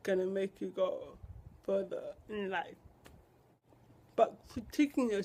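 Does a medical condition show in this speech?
Yes: cerebral palsy.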